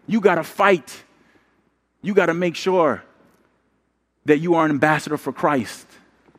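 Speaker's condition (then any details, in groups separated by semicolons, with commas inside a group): No condition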